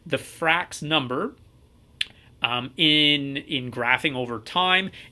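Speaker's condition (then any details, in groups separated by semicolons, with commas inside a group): No condition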